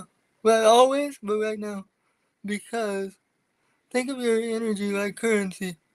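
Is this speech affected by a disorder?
Yes: cerebral palsy; from birth, wheelchair user.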